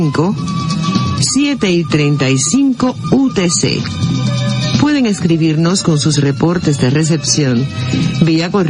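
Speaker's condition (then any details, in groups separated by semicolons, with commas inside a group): No condition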